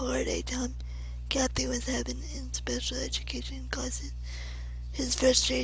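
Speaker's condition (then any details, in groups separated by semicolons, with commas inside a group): Cerebral palsy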